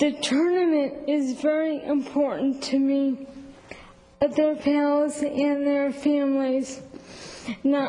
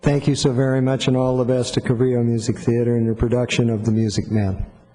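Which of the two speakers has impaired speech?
The first: ALS; 4-5 years since diagnosis, progressing, frequent falls, impaired gait, balance; speech and swallowing impaired.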